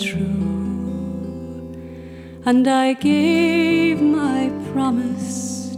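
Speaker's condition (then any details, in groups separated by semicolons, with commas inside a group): No condition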